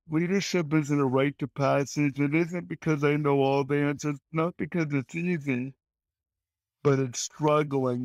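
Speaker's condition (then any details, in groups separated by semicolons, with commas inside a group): Cerebral palsy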